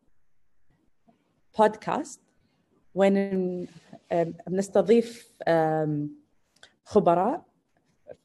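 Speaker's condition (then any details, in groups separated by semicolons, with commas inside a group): Stuttering; stutter since childhood; prolonged sounds, blocks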